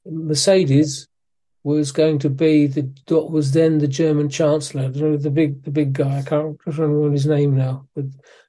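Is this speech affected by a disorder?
Yes: Parkinson's disease; exercise training with physiotherapist after moving back to UK.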